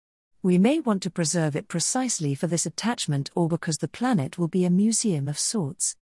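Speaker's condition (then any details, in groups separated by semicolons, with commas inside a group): No condition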